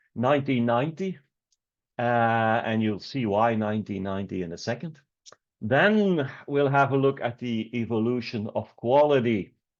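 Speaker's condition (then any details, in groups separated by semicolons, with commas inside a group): No condition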